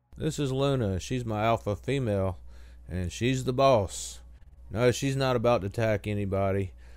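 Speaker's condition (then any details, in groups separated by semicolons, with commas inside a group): No condition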